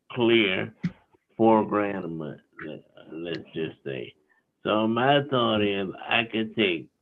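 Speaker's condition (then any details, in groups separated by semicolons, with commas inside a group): Cerebral palsy; wheelchair user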